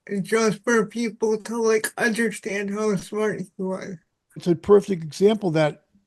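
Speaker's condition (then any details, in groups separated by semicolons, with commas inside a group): Cerebral palsy; uses adaptive typing technology, word prediction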